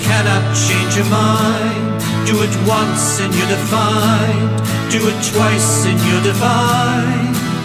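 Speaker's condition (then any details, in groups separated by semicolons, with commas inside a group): No condition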